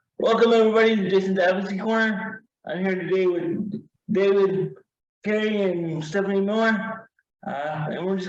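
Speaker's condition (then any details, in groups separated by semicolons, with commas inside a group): Cerebral palsy, severe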